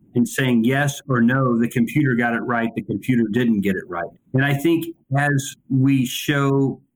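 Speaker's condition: No condition

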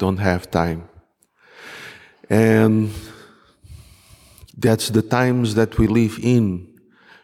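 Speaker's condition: No condition

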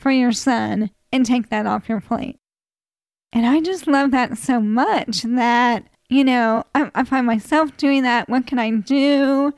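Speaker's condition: ALS; ALS for 18 years

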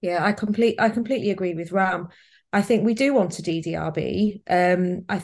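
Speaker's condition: No condition

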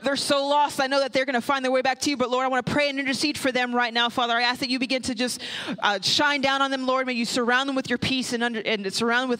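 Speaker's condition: No condition

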